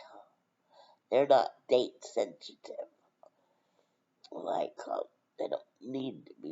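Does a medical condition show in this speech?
Yes: brain injury.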